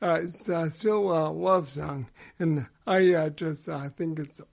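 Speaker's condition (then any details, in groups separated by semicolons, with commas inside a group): ALS; over 12 years since diagnosis, slower progression than most, worsening daily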